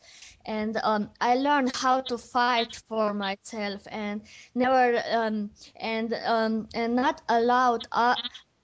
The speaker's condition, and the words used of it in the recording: Stuttering. I've stuttered for more than 20 years now, and because here stuttering